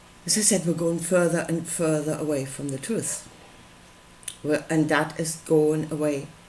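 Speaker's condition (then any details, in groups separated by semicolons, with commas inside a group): No condition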